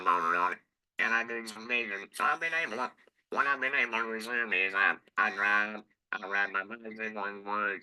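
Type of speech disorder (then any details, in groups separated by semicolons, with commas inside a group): Electrolarynx speech; laryngectomy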